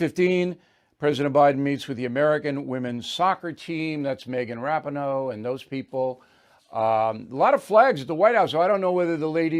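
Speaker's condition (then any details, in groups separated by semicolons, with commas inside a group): No condition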